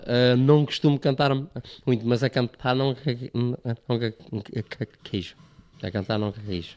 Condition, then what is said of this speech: Stuttering. Se eu tive o falar normalmente, uh, eh, sem, sem ser entrevistado ou, ou sem eu, eu querer que fique bem ou que pareça bem,